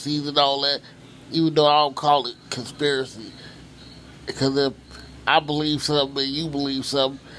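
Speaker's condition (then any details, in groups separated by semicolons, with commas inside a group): Cerebral palsy; from birth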